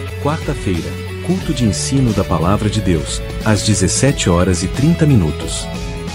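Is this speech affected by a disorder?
No.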